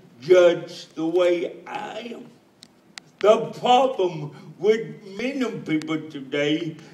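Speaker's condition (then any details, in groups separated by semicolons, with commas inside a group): Cerebral palsy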